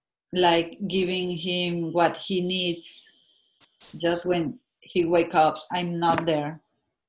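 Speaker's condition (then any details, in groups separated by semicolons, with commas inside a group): No condition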